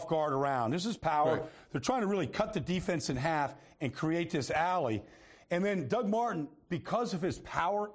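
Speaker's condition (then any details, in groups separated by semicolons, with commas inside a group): No condition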